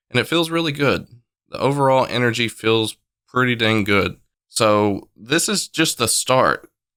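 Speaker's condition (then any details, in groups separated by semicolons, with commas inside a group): No condition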